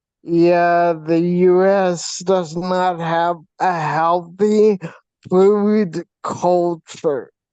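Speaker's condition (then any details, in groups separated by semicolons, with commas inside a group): Facial paralysis from hydrocephalus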